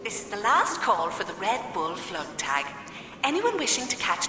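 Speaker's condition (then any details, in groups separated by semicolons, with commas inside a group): No condition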